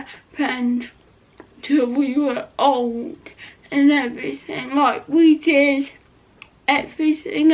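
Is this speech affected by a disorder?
Yes: cerebral palsy; not quadriplegic.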